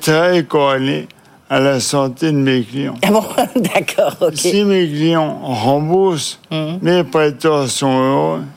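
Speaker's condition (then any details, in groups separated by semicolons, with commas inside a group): ALS (Charcot's disease); difficult voice, hard to hear, viewers may need to raise TV volume or switch channel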